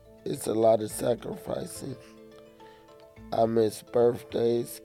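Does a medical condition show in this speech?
Yes: cerebral palsy; affects movement, physical and occupational therapy, therapists had stair climbing to bathroom as exercise.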